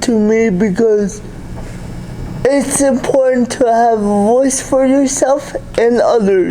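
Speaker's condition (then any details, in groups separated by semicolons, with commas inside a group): Cerebral palsy; from birth, cannot walk; able to speak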